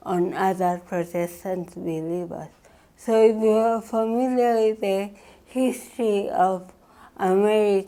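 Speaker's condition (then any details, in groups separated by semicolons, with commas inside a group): Cerebral palsy; from birth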